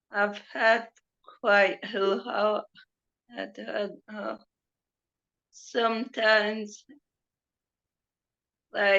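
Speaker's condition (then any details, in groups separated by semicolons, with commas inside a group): Cerebral palsy; affects speech and mobility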